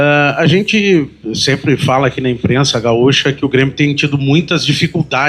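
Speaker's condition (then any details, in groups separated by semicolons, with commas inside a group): No condition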